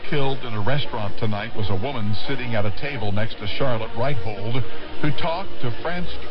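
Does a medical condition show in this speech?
No.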